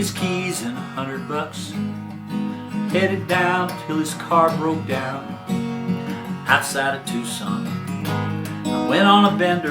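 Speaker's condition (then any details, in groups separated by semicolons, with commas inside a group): No condition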